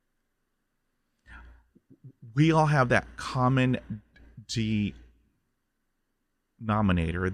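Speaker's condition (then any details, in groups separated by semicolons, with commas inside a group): Stuttering; stutter since childhood, 20 years speech therapy first on fluency, hypnosis, military hypnotherapist on mental health; blocks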